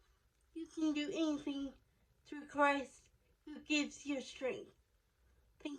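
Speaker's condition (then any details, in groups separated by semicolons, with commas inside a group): Cerebral palsy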